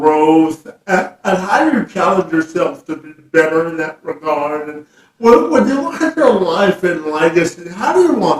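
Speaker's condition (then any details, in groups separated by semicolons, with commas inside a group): Cerebral palsy; from birth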